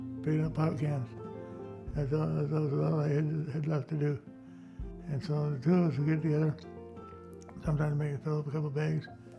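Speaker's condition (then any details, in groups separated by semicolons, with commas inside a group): Parkinson's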